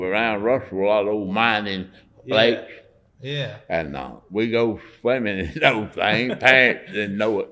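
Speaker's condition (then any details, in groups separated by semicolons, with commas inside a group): Parkinson's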